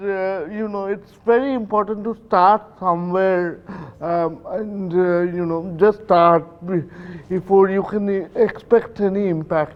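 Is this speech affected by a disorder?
Yes: cerebral palsy.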